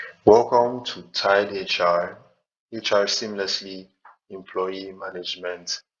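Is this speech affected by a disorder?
No.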